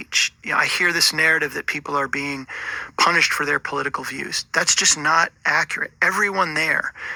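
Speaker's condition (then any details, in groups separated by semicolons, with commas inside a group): No condition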